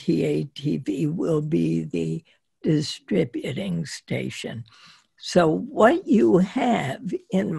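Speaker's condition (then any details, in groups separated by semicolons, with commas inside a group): Spasmodic dysphonia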